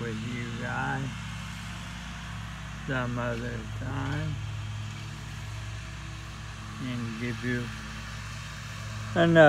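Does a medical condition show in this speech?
Yes: ALS; voice noticeably changed.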